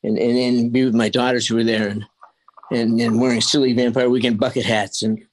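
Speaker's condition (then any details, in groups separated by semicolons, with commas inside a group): Early onset Parkinson's disease; halting at times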